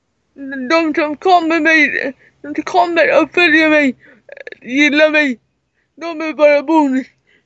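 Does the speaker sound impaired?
Yes: cerebral palsy; severe, wheelchair user.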